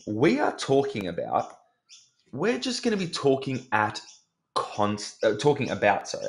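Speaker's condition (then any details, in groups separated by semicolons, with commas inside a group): No condition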